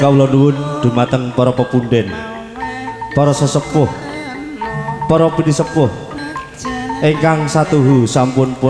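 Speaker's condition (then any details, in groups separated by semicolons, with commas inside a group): No condition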